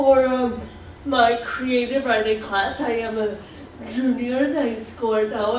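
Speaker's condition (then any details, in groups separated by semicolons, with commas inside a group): Cerebral palsy; body movement difficult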